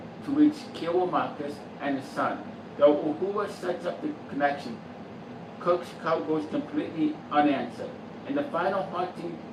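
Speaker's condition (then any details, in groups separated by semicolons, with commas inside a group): No condition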